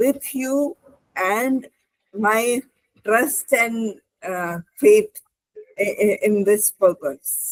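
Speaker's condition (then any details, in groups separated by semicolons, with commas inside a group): Cerebral palsy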